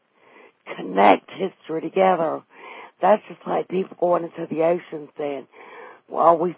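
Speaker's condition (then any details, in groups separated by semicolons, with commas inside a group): Vocal cord paralysis after stroke, unilateral vocal fold paralysis; familial stroke at age 35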